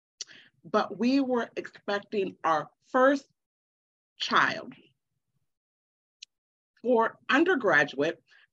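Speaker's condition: Aphasia after stroke; stroke nine days after giving birth, three-week coma, three months in hospital, dominant right side paralyzed; attends aphasia classes at Stroke Comeback Center; initially could not talk, only made sounds, pointed to pictures to communicate

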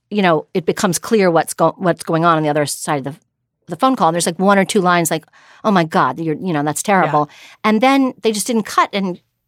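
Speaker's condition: No condition

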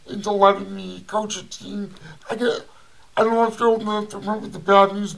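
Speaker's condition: Cerebral palsy; limbs affected, power wheelchair user

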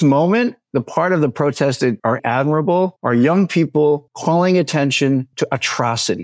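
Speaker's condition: No condition

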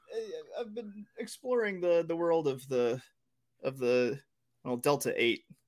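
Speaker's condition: No condition

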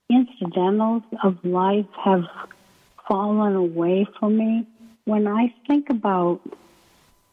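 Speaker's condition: ALS; wheelchair user

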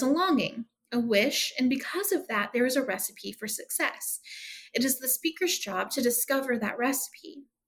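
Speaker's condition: No condition

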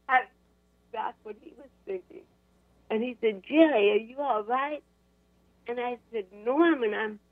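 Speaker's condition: Cerebral palsy; ongoing Botox for chronic pain

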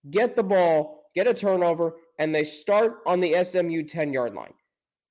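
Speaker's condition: No condition

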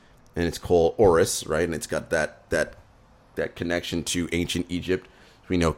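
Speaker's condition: No condition

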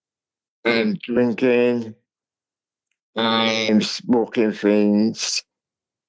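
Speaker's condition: Cerebral palsy; speech impairment

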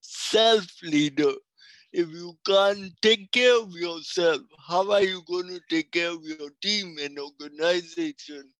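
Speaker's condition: Cerebral palsy; speech affected

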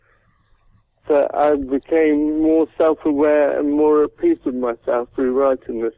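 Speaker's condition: Cerebral palsy; present from birth, caused by doctors' negligence at delivery, dead for 26 minutes at birth

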